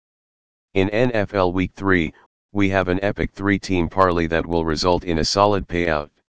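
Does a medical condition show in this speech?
No.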